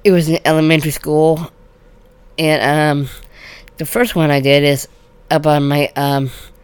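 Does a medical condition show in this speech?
Yes: Down syndrome.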